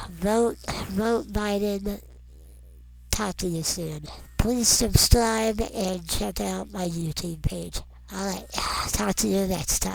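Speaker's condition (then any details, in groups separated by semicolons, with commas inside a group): Non-progressive muscular dystrophy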